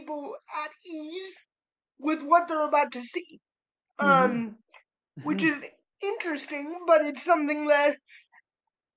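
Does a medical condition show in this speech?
Yes: cerebral palsy; spastic, affects fine motor skills and hands; slightly slurred, spastic vocal cords, tone of voice changes.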